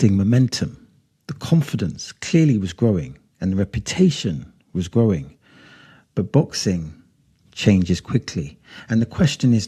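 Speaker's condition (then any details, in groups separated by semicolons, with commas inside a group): No condition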